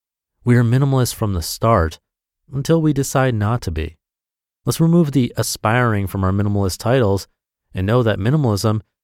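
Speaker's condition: No condition

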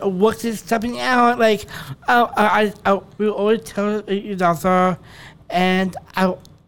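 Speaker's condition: Down syndrome; extra 21st chromosome, present from birth, intestinal surgery on day three, two heart holes repaired in infancy

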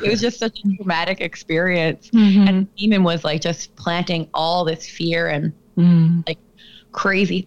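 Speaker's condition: No condition

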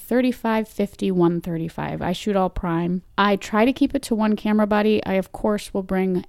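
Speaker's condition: No condition

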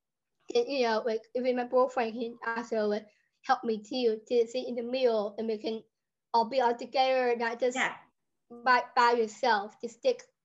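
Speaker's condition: Down syndrome; 22 years old

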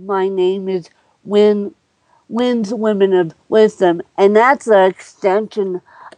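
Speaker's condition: Cerebral palsy; physical, occupational and speech therapy in classroom, first to about eighth grade

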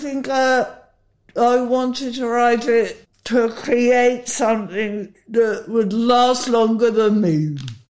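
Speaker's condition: Huntington's disease; inherited from father

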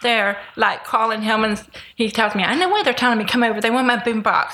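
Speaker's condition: Deafness with cochlear implants; very oral, speech therapy throughout childhood, spoke for herself via relay voice carryover before implants

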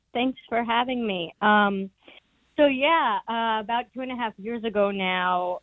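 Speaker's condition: No condition

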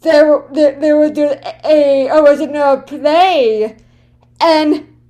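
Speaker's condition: Cerebral palsy, right side; speech disability, predicted never to talk, first word around one year, speech therapy since age one

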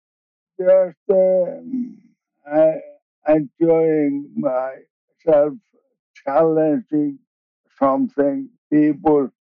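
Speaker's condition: ALS, bulbar onset, later regular ALS; initially diagnosed bulbar-onset

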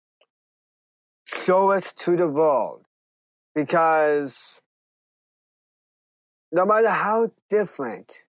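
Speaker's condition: Down syndrome; congenital

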